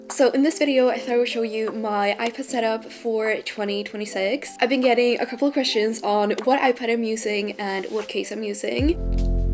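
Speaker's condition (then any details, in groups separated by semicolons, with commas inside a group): No condition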